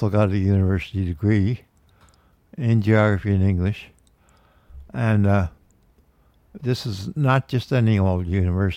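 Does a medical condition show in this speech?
Yes: Parkinson's disease; man aged 73.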